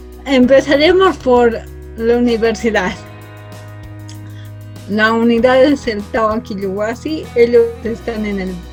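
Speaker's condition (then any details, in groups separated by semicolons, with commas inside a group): Cerebral palsy from birth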